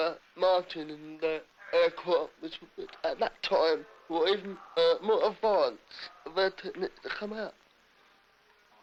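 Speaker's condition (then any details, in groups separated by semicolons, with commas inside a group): Cerebral palsy; difficulties communicating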